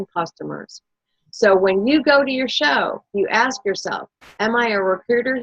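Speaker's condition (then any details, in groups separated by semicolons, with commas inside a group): No condition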